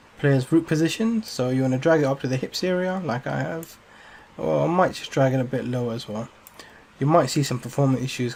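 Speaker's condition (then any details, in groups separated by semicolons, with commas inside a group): No condition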